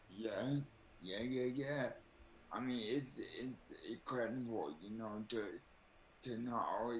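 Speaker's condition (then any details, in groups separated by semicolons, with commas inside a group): Cerebral palsy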